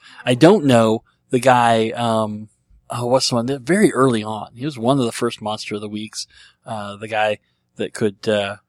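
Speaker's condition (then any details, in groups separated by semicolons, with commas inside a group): Cleft lip and palate; treated as a baby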